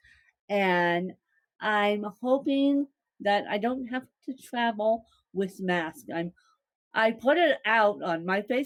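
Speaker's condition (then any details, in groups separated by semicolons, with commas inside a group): Cerebral palsy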